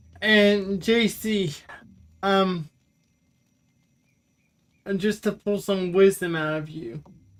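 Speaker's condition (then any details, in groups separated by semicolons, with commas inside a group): Cerebral palsy; wheelchair user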